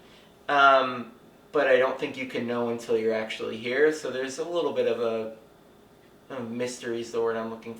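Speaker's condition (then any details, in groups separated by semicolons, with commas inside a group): No condition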